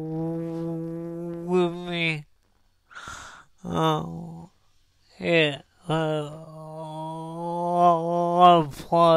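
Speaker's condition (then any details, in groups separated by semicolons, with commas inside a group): Cerebral palsy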